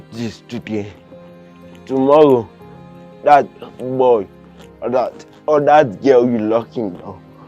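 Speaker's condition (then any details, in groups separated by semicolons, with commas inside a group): Cerebral palsy; limits movement and coordination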